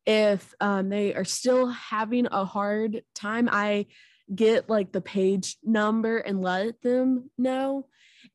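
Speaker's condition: Stuttering; stuttering with blocks, slowly accepting stutter; sees therapist; gets stuck, word and part-word repetitions, saying own name still hard; prolonged sounds

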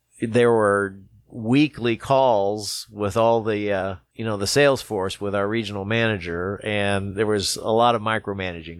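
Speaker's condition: No condition

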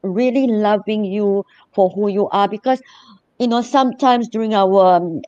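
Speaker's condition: Cleft lip and palate

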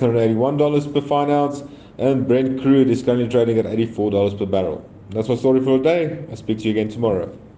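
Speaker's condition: No condition

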